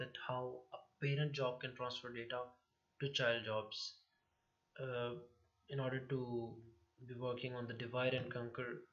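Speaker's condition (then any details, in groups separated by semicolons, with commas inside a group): No condition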